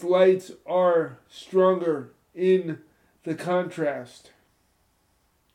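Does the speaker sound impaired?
Yes: spastic cerebral palsy, moderate.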